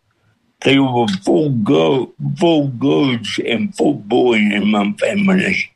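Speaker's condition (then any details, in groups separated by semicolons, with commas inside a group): Cerebral palsy with speech impediment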